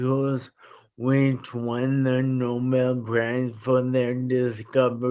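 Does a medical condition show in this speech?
Yes: traumatic brain injury.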